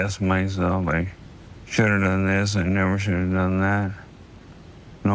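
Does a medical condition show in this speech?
Yes: ALS; likely bulbar form, speech and breathing affected faster.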